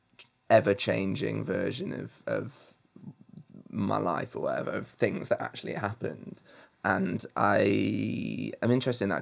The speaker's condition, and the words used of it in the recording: Stuttering. Too much stuff in my own voice and my own, like, how I phrase things and how I stutter and kind of talk quite downbeat